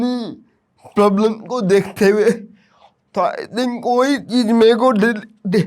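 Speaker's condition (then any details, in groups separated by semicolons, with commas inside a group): Cerebral palsy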